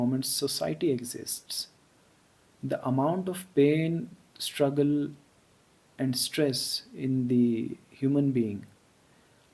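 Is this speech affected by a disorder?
No.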